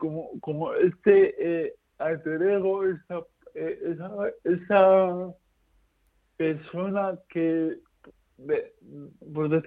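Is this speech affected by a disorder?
Yes: cerebral palsy; nervous system damage, mainly physical effects, no intellectual disability, 57% registered disability.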